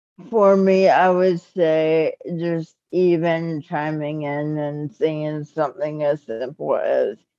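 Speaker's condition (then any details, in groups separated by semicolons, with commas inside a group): Cerebral palsy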